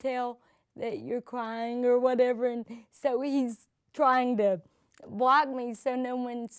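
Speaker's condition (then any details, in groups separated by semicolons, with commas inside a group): Cerebral palsy; from birth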